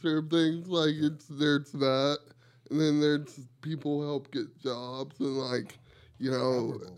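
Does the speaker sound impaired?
Yes: cerebral palsy; from birth, two months premature, umbilical cord around neck, oxygen mask at birth, wheelchair user; can barely type.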